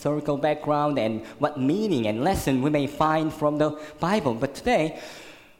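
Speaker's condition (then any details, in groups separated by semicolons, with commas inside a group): Cleft lip and palate, severe; 12 surgeries to date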